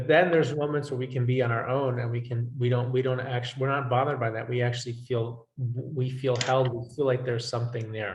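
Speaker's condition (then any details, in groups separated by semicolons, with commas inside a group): No condition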